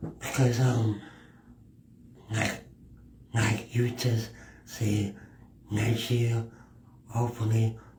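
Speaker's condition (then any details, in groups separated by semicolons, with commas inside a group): Cerebral palsy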